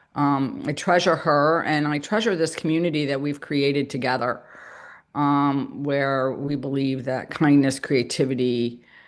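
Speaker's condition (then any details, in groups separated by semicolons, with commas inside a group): No condition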